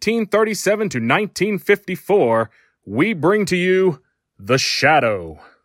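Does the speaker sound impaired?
No.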